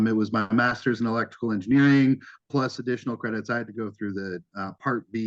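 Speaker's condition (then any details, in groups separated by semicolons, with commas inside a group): No condition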